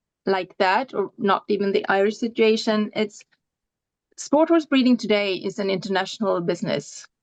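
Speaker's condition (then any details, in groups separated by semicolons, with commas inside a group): No condition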